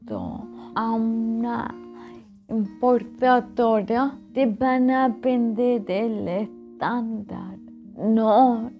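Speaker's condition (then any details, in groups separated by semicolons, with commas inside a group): Cerebellar ataxia; progressed from cane to walker, walker no longer sufficient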